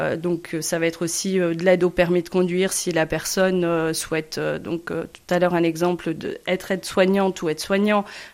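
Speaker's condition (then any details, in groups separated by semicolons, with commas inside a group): No condition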